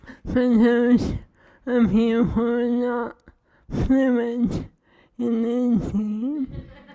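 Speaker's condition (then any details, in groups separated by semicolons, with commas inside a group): ALS; cannot eat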